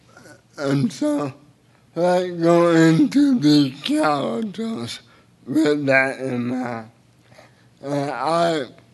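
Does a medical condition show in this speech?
Yes: cerebral palsy; speech a little unclear, a little difficult.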